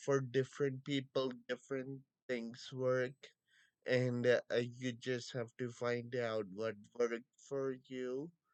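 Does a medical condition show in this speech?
Yes: Friedreich's ataxia.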